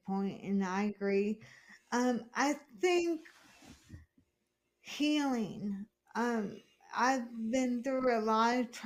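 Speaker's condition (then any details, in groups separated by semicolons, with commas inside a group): Hemiplegic cerebral palsy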